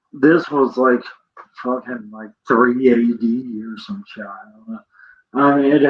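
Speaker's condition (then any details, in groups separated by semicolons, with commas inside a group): Cerebral palsy; present from birth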